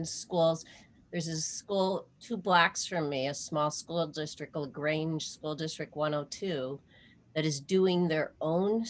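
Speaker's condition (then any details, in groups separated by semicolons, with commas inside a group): No condition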